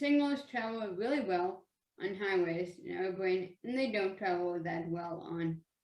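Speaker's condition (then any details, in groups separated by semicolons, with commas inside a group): Speech apraxia; childhood apraxia of speech, genetic syndrome, hypertonia; intensive speech therapy early childhood, breathing device for speech muscles; hard to send messages to speech muscles, sounds slow, unclear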